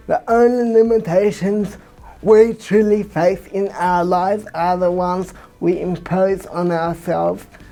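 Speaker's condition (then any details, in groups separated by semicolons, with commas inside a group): Cerebral palsy; from birth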